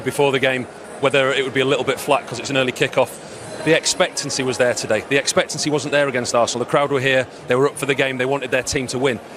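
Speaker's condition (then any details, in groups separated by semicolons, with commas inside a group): No condition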